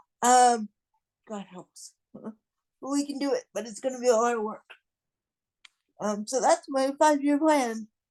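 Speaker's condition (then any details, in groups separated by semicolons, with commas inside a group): Cerebral palsy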